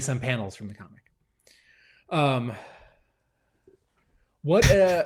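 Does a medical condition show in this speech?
No.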